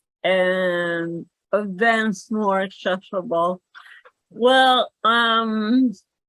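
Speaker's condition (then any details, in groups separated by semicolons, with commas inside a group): Cerebral palsy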